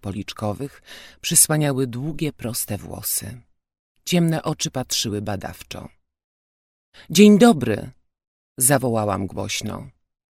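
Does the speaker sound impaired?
No.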